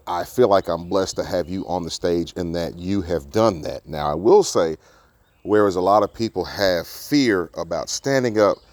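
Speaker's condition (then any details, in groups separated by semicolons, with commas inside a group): No condition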